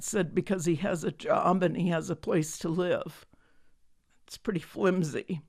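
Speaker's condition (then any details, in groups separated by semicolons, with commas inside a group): Spasmodic dysphonia; vocal cord tremor; voice strained, worsened by emotion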